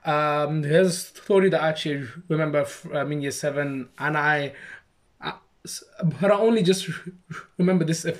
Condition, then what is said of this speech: Stuttering. So, well, I'm not a person that can just speak and just, you know, speak for the country, but it is what it is, really.